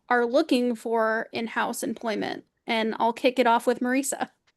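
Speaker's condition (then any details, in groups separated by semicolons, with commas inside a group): No condition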